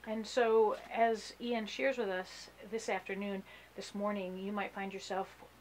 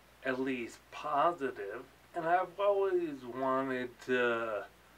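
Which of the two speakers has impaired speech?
The second: ataxia; late onset; moderately progressed; articulation effortful, swallowing coordination sometimes fails, more slurring when aroused.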